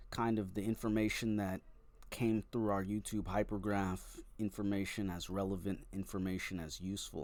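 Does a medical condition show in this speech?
No.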